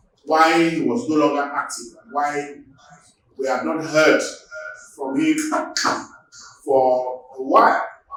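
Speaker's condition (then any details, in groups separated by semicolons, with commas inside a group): No condition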